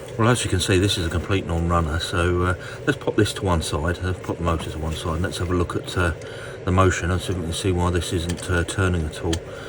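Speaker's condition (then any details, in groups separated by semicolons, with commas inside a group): No condition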